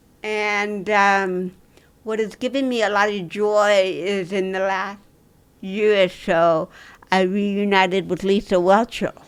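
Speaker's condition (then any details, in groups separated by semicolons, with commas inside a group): Dystonia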